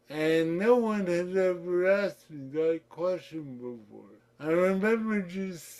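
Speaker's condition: Cerebral palsy; childhood-onset, occupational and speech therapy

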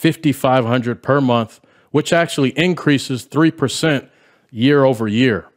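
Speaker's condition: No condition

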